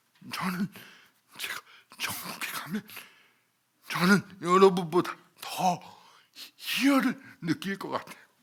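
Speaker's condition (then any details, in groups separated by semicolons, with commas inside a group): Cerebral palsy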